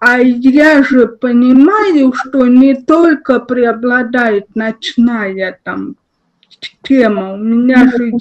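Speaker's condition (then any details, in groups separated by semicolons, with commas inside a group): Cerebral palsy, spastic diplegia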